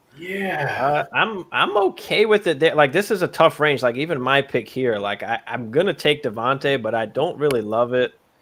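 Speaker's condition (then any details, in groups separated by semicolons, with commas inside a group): No condition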